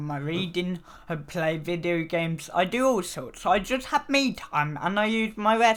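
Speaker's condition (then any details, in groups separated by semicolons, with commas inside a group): Cerebral palsy; needs frequent rest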